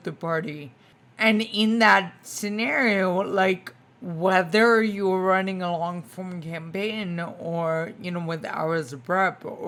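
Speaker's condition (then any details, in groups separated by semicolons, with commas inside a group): Spinocerebellar ataxia type 2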